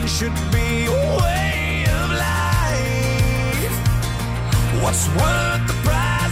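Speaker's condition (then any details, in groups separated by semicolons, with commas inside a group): No condition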